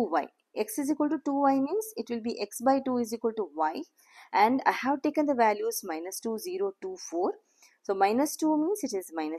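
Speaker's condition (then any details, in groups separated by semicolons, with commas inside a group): No condition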